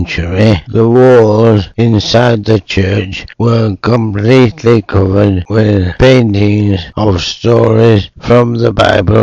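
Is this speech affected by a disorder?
Yes: motor neuron disease.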